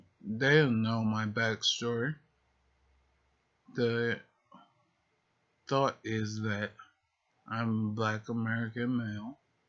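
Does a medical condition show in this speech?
Yes: multiple sclerosis.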